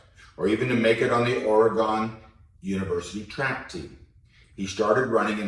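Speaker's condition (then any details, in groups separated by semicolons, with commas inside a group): No condition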